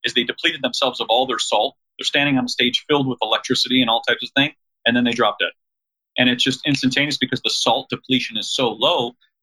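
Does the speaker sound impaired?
No.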